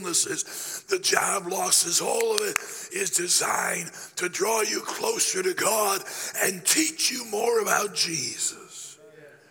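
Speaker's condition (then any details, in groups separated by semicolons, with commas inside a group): Laryngeal cancer after radiation; still affected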